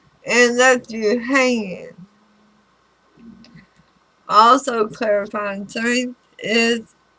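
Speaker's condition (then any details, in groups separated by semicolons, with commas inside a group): Throat cancer radiation damage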